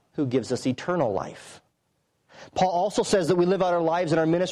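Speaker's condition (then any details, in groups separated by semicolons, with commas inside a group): No condition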